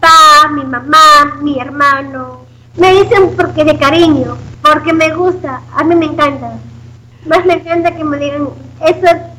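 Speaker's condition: Down syndrome; self-described good language

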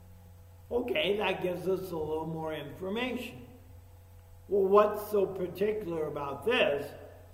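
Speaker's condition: ALS; only shallow breaths

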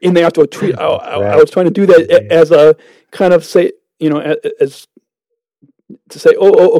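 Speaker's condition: Stuttering; lifelong stuttering; repeated sounds, blocks

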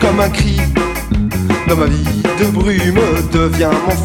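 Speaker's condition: No condition

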